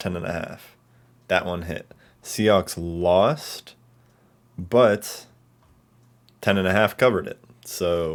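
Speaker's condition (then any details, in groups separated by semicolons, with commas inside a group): No condition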